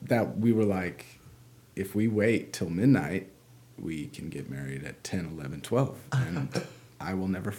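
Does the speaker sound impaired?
No.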